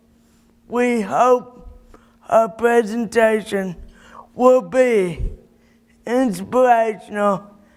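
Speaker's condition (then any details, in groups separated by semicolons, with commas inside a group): Cerebral palsy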